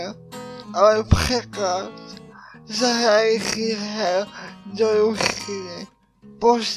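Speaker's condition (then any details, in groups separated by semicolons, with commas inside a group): Cerebral palsy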